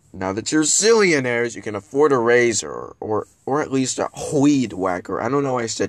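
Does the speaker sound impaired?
No.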